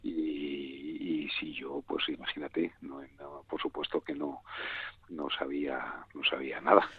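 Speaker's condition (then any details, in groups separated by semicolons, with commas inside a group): No condition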